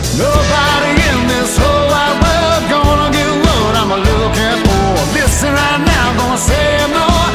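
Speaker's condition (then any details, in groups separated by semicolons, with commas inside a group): No condition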